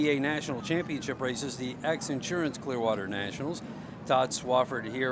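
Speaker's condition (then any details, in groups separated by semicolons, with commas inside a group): No condition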